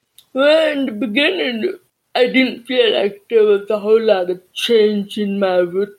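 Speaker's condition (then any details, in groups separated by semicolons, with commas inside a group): Deafness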